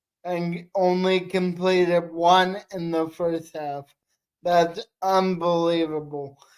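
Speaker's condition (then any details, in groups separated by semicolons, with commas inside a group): Cerebral palsy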